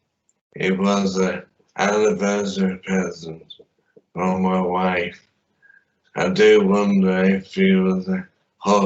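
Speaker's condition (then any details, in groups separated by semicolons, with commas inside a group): Traumatic brain injury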